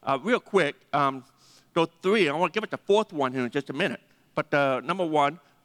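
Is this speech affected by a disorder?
Yes: deafness; hard time hearing phone callers.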